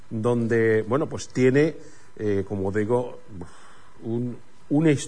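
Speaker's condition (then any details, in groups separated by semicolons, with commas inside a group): No condition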